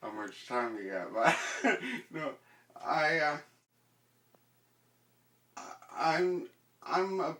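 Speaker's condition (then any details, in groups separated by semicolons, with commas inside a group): Ataxia; progressive degenerative, affects walking; significant fatigue; slow speech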